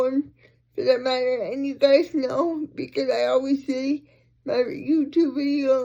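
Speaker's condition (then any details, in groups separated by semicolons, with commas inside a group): Cerebral palsy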